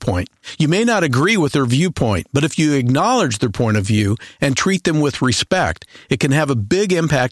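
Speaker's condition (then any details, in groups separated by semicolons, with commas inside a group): No condition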